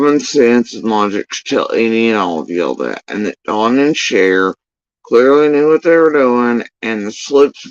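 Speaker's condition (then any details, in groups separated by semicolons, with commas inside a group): Facial paralysis after surgery; tongue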